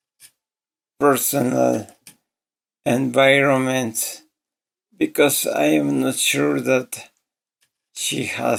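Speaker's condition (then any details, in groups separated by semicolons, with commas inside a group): ALS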